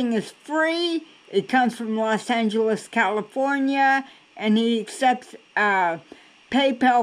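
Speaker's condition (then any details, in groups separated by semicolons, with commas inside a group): Cerebral palsy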